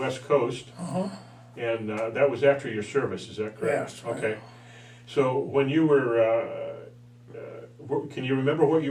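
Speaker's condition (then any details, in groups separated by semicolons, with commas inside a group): No condition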